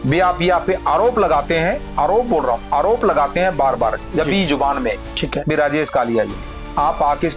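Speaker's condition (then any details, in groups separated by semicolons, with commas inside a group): No condition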